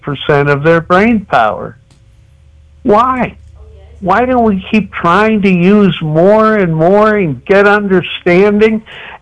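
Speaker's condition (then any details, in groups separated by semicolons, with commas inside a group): Cerebral palsy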